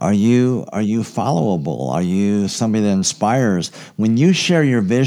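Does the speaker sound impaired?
Yes: cleft palate, severe; quiet as a child, stuttered when nervous.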